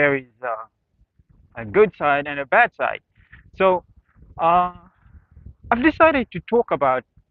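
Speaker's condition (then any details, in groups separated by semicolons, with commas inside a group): No condition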